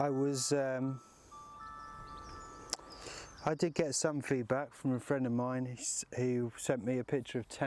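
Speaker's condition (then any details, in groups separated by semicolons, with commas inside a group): No condition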